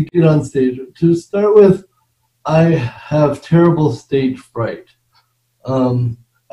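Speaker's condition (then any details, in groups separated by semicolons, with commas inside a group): Cerebral palsy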